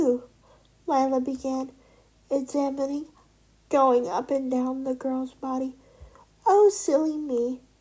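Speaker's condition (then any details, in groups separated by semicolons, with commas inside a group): Cerebral palsy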